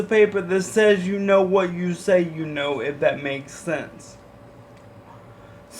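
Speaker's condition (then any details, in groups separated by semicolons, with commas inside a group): Cerebral palsy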